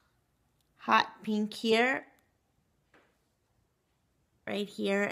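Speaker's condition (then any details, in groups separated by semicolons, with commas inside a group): Cerebral palsy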